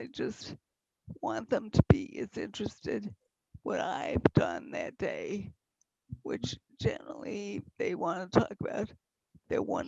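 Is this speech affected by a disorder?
Yes: multiple sclerosis.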